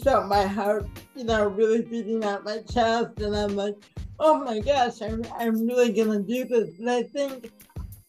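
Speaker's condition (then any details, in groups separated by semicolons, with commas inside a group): Cerebral palsy; mildly affects speaking and gait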